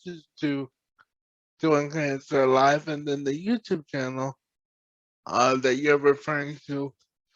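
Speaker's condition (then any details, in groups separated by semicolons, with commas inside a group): Cerebral palsy; present from birth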